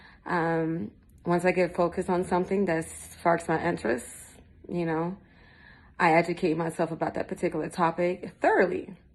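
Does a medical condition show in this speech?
No.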